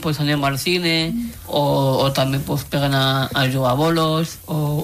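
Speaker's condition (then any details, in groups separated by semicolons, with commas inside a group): Down syndrome; trisomy 21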